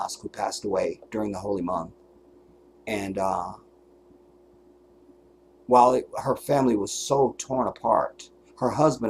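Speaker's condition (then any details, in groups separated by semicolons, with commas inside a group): No condition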